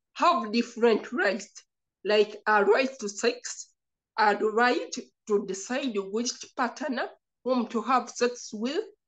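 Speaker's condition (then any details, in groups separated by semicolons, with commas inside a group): Cerebral palsy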